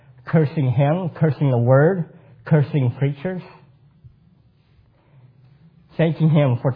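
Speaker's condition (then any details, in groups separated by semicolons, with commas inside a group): Cleft palate; congenital cleft palate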